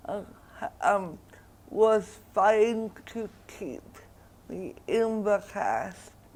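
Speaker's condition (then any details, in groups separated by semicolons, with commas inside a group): Cerebral palsy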